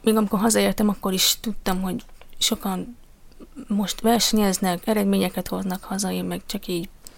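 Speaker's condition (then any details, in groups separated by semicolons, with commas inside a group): Deafness; cochlear implant 2.5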